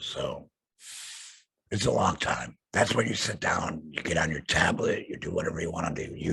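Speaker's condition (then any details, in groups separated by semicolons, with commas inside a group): Laryngectomy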